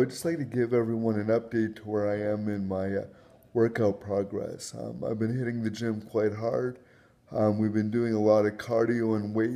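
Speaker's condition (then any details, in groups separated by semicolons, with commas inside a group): Cerebral palsy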